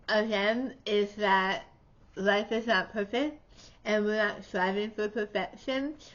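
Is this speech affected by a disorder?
Yes: tongue cancer surgery.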